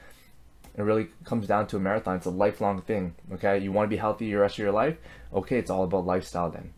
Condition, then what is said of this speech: No condition.